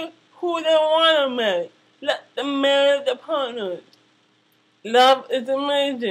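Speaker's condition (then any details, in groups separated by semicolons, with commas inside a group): Cerebral palsy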